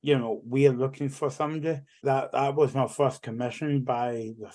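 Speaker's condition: Cerebral palsy; walks and talks now

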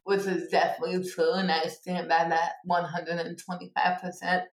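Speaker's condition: Cerebral palsy; about 30 years old, cerebral palsy not outwardly evident to others

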